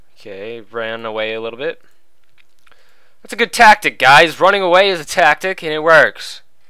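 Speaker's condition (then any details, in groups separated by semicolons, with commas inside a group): No condition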